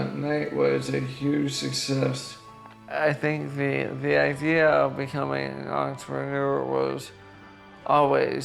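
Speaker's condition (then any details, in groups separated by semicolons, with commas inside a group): ALS; onset with upper body and upper chest spasms; 18 months from first symptom to diagnosis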